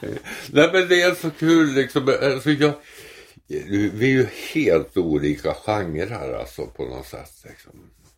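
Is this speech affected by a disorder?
Yes: tongue cancer; two teeth extracted.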